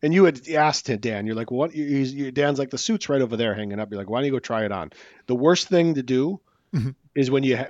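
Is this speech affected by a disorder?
No.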